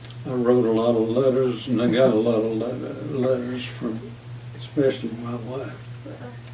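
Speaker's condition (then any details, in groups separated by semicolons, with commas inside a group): Parkinson's disease; about two years since onset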